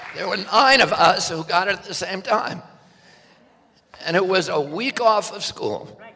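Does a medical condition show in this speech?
Yes: spasmodic dystonia; very strong voice lost at onset.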